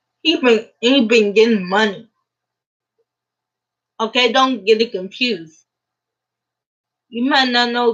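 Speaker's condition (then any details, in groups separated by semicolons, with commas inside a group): Cerebral palsy; uses a wheelchair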